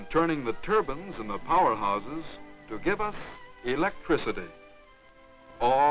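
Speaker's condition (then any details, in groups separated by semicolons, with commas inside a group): No condition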